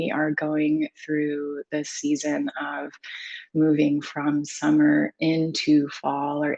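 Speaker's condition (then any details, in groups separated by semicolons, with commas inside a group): No condition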